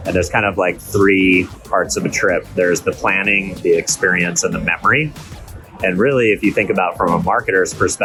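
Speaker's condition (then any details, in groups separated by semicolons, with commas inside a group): No condition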